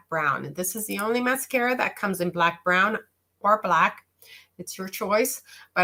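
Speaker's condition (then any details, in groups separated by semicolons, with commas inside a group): No condition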